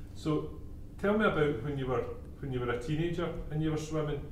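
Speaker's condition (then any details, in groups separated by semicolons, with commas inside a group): No condition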